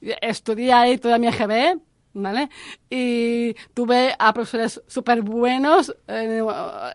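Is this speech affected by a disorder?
Yes: Down syndrome; intellectual disability.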